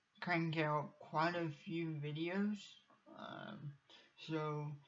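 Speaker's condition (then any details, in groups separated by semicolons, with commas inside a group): Cerebral palsy; from birth, uses wheelchair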